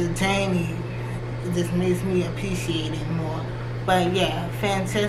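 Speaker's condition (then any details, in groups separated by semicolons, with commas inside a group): Cerebral palsy; from birth, left leg affected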